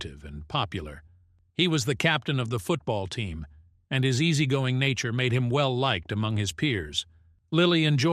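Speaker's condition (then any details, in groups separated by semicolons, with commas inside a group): No condition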